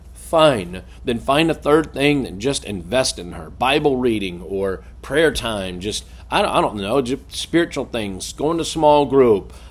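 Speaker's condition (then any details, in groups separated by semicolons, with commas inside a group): No condition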